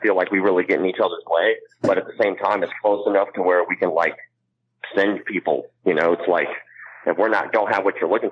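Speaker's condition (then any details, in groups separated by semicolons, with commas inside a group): Cleft palate; cannot blow up balloon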